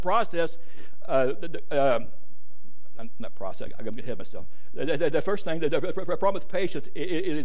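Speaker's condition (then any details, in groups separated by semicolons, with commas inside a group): Stuttering; struggled with it for a while, adults at gadsdale said stutter barred preaching; more stuttering tonight, tired, feels an hour later after watch not set back; worse when tired, later in the day; repeated sounds, repeated words, prolonged sounds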